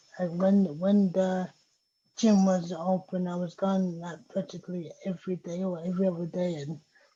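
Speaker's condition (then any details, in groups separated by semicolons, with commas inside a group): Cerebral palsy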